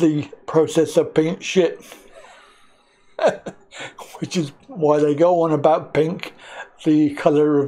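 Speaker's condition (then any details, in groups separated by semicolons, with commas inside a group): Cerebral palsy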